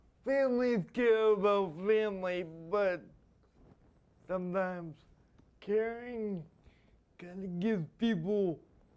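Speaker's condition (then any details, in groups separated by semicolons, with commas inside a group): Spastic quadriplegia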